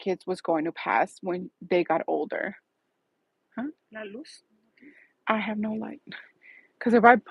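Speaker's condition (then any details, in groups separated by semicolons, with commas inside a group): No condition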